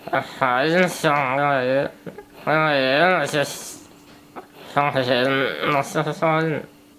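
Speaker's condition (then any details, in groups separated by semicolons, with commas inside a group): Spinal muscular atrophy type 1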